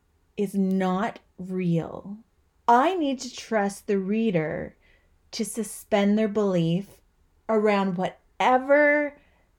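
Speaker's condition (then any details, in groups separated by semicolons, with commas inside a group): No condition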